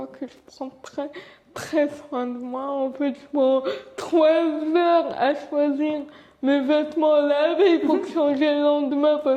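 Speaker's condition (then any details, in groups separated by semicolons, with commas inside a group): Cerebral palsy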